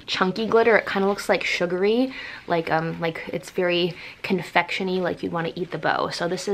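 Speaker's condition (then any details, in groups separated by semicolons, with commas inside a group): No condition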